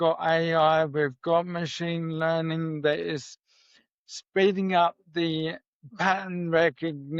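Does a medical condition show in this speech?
Yes: MND; voice may sound shaky from clonus.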